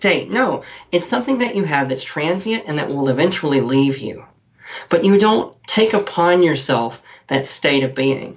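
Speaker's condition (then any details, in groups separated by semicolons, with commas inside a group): Cleft lip and palate; different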